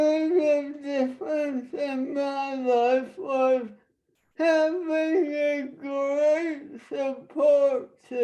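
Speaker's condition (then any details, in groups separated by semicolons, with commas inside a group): Traumatic brain injury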